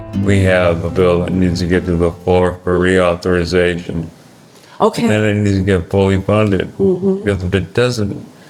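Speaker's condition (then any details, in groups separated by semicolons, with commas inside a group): ALS; slurred speech, sounds drunk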